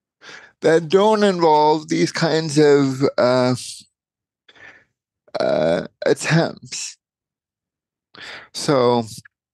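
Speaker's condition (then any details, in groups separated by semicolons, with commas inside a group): Cerebral palsy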